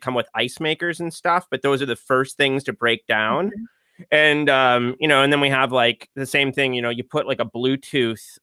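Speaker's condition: No condition

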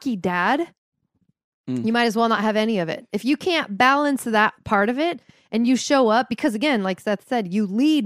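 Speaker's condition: No condition

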